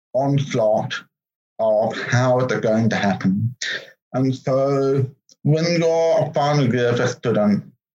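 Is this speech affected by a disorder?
Yes: profound deafness; congenital, born deaf.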